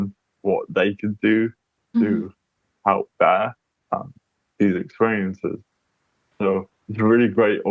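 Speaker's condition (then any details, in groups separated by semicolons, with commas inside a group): Cerebral palsy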